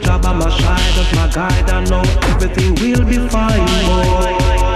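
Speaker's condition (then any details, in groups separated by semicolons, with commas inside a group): No condition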